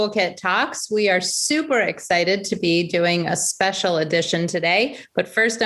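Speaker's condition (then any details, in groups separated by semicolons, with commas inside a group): No condition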